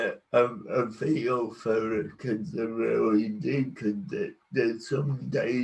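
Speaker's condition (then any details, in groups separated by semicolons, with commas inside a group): Cerebral palsy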